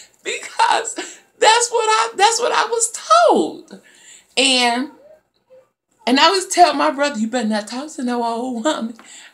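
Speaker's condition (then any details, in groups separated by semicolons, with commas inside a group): No condition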